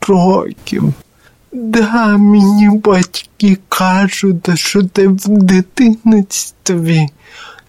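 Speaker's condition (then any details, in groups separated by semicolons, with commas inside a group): Cerebral palsy; born apparently lifeless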